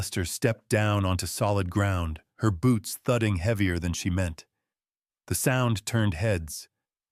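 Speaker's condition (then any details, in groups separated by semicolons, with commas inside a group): No condition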